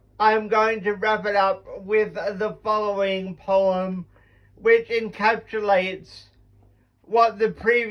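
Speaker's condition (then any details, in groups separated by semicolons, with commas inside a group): Cerebral palsy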